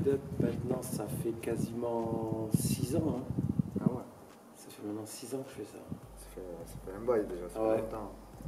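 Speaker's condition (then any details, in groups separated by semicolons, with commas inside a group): No condition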